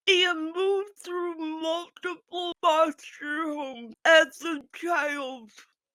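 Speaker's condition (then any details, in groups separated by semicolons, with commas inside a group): Physical speech impairment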